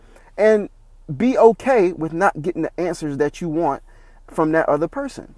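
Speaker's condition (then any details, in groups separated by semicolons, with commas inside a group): No condition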